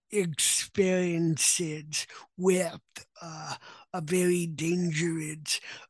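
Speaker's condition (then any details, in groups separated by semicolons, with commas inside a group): Cerebral palsy; self-described chatterbox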